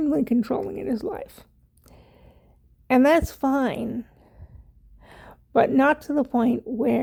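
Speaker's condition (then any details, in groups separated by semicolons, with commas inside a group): Cerebral palsy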